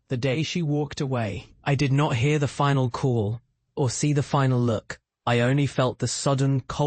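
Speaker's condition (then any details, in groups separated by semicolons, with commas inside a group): No condition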